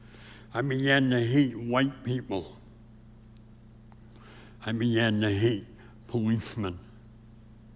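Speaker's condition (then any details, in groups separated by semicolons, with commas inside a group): Severe speech impediment; from early childhood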